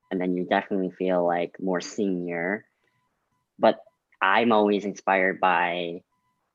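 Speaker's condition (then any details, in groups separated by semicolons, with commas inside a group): Cleft lip and palate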